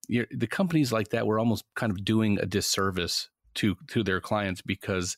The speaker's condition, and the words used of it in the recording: No condition.